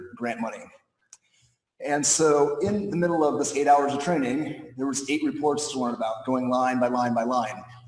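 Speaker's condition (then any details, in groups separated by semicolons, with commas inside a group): No condition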